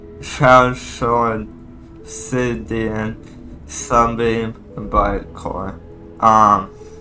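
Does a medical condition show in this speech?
Yes: cerebral palsy.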